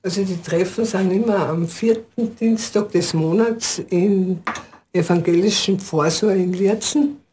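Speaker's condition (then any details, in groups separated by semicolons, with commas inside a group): Parkinson's disease; diagnosed at age 45, brain tumour then multiple sclerosis first suspected; ten years since onset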